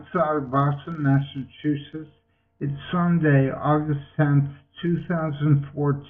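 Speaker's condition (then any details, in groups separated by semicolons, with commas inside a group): Multiple sclerosis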